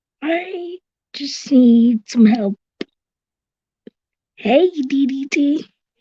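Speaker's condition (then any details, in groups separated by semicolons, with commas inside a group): Cerebral palsy; visible disability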